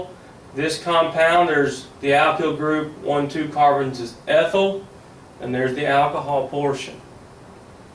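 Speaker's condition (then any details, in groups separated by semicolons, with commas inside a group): No condition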